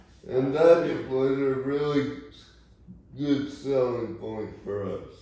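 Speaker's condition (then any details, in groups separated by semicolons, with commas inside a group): Cerebral palsy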